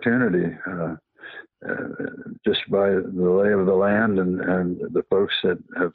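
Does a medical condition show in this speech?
Yes: Parkinson's disease; past radiation for cancer caused some damage.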